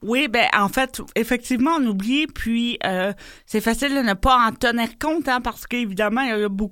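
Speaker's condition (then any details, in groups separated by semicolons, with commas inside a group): No condition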